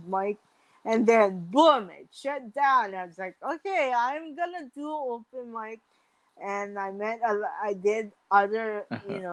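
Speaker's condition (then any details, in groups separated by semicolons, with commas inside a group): Mild cerebral palsy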